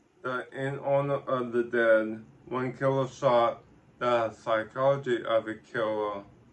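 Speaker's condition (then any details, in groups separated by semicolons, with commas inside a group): Ataxic cerebral palsy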